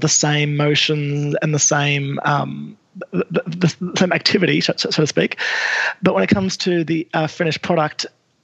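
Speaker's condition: Stutter; present by age 20 at film school, sign language used to assist stutter; repeated sounds, prolonged sounds

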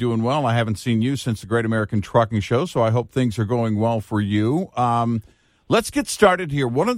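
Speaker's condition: No condition

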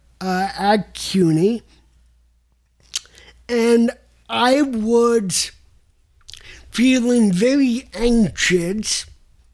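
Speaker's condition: Cerebral palsy; extensive speech therapy

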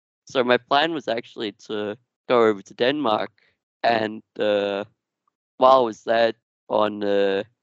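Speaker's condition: Duchenne muscular dystrophy; progressive

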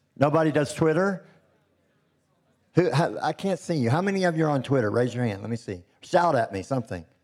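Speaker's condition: Cleft lip and palate; congenital

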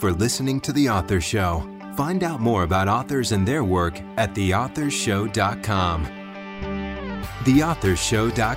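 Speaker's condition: No condition

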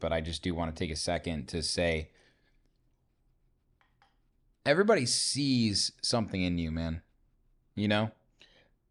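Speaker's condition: No condition

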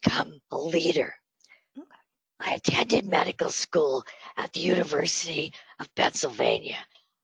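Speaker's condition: Spasmodic dysphonia; on Botox treatment

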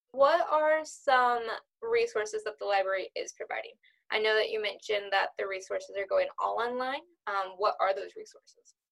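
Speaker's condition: No condition

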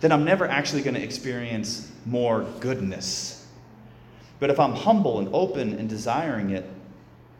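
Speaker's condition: No condition

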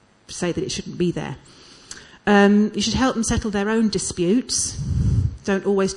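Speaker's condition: No condition

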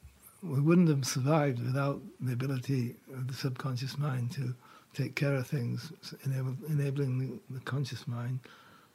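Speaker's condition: Parkinson's; diagnosed about 4 years ago

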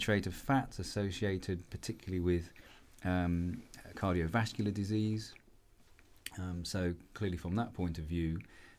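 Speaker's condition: No condition

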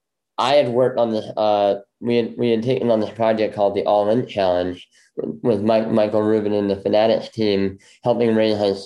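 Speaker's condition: Bilateral cleft lip; congenital bilateral

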